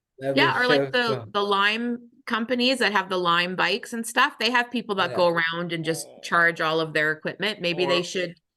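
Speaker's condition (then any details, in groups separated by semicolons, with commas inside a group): No condition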